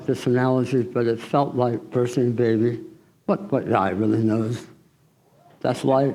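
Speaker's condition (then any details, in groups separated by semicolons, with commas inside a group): Tongue cancer surgery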